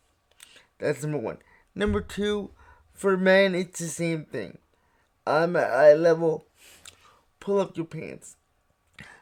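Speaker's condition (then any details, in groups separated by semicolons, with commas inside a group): Cerebral palsy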